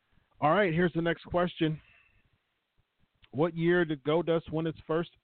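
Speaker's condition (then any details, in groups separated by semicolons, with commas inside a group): No condition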